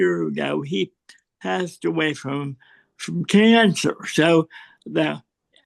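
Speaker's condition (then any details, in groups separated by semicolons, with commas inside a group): Cerebral palsy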